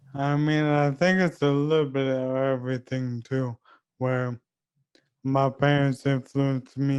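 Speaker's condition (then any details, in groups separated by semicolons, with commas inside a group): ALS; leg onset, speech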